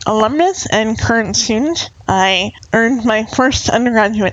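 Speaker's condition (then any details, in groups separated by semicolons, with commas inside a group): Cerebral palsy; uses wheelchair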